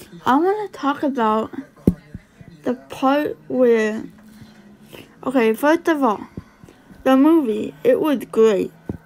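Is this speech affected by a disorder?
Yes: cerebral palsy.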